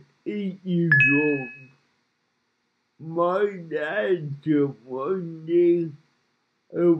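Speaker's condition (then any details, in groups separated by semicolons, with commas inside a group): Cerebral palsy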